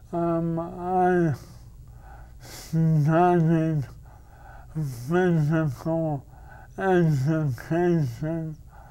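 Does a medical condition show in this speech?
Yes: ALS; weakness onset about thirteen years ago; hard to understand, needs interpreter.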